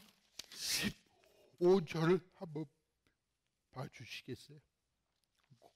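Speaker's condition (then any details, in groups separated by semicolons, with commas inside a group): Cerebral palsy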